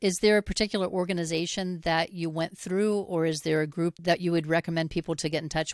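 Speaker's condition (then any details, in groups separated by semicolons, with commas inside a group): No condition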